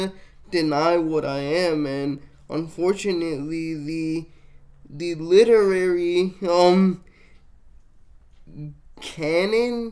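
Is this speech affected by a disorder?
Yes: cerebral palsy, mixed, mild.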